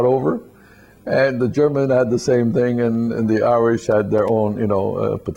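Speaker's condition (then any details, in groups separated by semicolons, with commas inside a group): No condition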